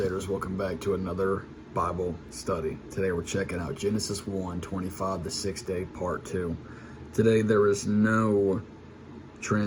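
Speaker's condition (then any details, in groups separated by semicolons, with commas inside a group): No condition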